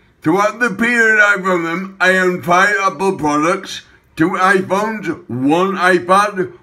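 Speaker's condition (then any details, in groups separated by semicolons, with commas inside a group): Acquired brain injury, ataxia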